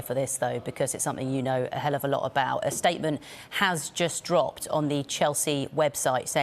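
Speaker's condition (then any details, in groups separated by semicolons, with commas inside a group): No condition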